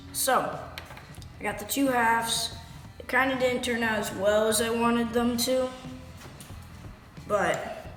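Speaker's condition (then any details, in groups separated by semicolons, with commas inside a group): No condition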